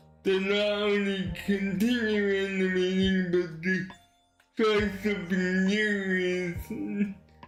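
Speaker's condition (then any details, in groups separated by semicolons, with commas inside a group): Cerebral palsy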